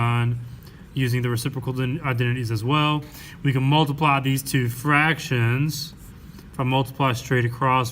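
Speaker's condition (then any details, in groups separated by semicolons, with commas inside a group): No condition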